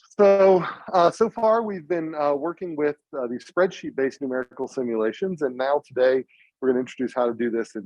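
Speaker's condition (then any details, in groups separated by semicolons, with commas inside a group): No condition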